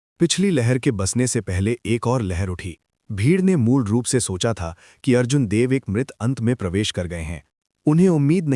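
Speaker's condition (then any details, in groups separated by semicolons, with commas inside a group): No condition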